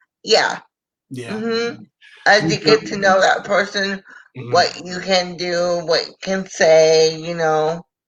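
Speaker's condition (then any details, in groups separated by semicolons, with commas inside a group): Cerebral palsy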